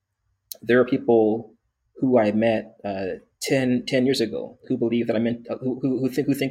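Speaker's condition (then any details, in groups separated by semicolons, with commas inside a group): Stuttering; onset at age 10, worse when trying to impress or rushing, absent when singing or self-talk; stuttered during recording, reset by stopping, backing up, slowing rate; stutters when speaking too fast, muddy jumble, pauses, backs up, slows rate; repeated words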